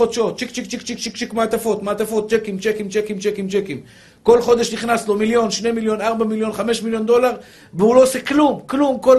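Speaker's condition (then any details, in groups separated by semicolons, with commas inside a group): No condition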